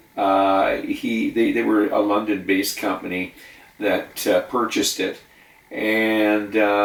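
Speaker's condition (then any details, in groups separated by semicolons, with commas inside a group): No condition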